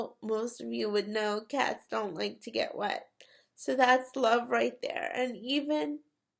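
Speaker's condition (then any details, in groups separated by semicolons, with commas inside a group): Cerebral palsy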